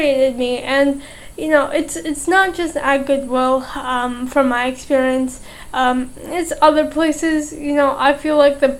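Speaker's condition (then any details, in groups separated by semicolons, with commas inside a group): Cerebral palsy, mild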